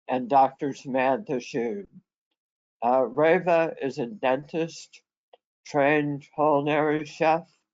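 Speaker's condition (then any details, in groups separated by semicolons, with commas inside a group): Head and neck cancer; left vagus nerve severed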